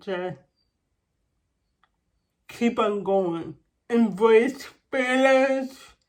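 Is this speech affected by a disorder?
Yes: cerebral palsy.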